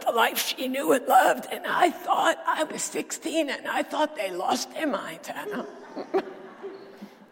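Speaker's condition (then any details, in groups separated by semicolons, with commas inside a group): Dysphonia; sultry voice, not a sore throat, still preaches with this voice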